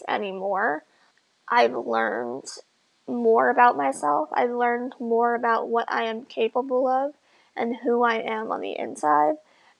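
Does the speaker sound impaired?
Yes: bilateral cleft lip and palate; nose and palate.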